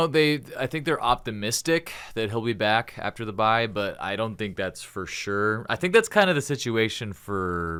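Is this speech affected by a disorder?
No.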